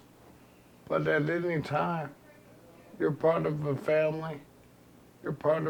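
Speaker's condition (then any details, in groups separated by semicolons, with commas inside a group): ALS; progressive terminal illness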